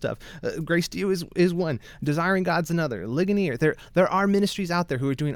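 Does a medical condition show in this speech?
No.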